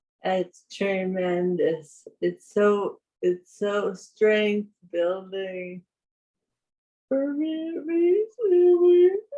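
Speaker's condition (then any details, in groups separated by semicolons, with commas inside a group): Parkinson's; voice weaker than before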